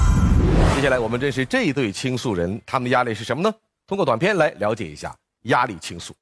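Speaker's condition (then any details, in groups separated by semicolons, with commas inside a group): No condition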